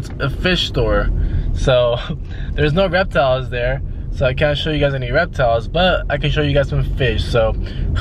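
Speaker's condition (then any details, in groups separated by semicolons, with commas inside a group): No condition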